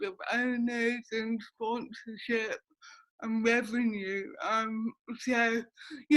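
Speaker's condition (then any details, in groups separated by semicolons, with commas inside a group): Cerebral palsy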